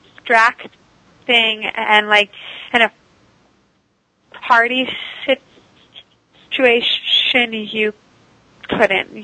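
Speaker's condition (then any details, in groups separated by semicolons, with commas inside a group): Stuttering; device cuts stuttering about 95%, still stutters at sentence onset, worse around unfamiliar people, sometimes avoids talking; prolonged sounds, blocks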